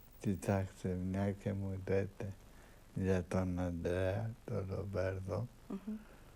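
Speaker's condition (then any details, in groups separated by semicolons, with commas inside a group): Parkinson's disease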